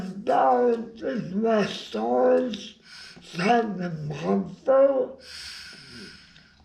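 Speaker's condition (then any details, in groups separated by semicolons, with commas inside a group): Brain injury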